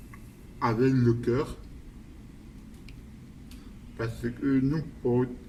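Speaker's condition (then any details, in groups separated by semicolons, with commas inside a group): Cerebral palsy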